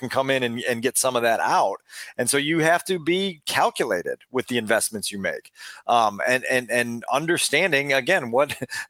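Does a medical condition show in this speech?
No.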